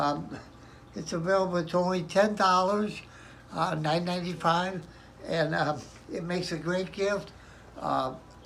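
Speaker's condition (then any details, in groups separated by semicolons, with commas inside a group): Parkinson's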